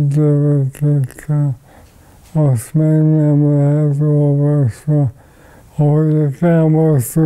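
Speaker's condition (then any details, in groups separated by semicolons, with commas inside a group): ALS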